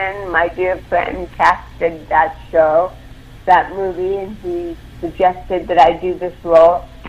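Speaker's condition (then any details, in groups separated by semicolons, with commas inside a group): Cerebral palsy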